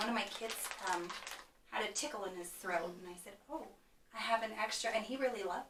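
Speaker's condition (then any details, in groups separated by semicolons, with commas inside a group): No condition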